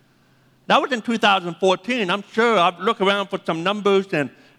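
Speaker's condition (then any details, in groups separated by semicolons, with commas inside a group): Deafness; 80% deaf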